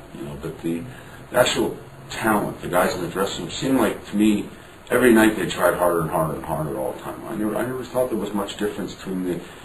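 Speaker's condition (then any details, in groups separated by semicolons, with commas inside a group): No condition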